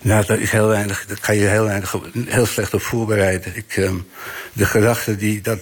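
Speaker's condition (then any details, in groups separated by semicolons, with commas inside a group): Parkinson's disease; diagnosed about 4 years ago, fatigue mainly early years, apathy, poor balance, tendency to fall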